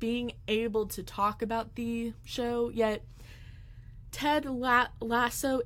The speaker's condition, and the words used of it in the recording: Stuttering. If you didn't know by now, I stutter, and I have a lot of fears when it comes to speaking.